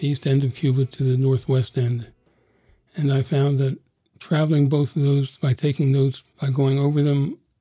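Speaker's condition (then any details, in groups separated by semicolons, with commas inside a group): Parkinson's disease; Parkinson's progressing rapidly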